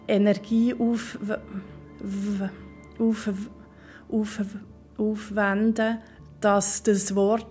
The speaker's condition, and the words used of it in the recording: Stuttering. Einmal ist es schlimmer, einmal ist es besser.